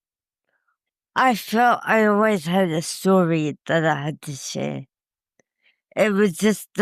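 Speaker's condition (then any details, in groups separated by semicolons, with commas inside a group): Cerebral palsy; tracheostomy, no voice one year, voice regained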